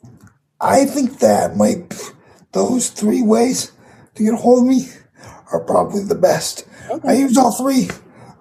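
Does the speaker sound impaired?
Yes: cerebral palsy; condition audible in voice.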